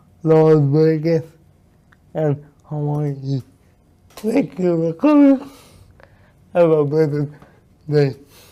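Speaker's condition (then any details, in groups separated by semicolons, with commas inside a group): Cerebral palsy; from birth; difficult speaking, often not understood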